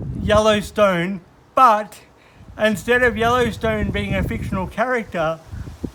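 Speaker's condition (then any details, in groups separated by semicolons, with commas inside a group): Cerebral palsy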